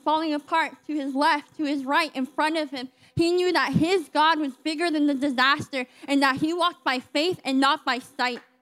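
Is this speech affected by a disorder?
Yes: cleft lip and palate; congenital cleft lip and palate, 38 surgeries since birth, speech services offered; age 17, roughly 2 to 3 surgeries yearly, speaking publicly; told from young age would not communicate as properly as others, formerly lacked confidence.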